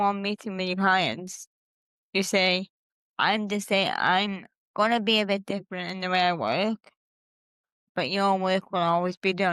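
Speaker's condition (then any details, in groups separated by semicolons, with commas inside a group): Cerebral palsy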